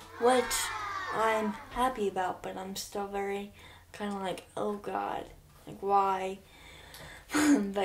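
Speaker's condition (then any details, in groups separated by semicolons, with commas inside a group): Cerebral palsy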